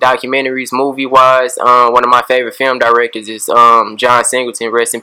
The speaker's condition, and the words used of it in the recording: None; typical speech.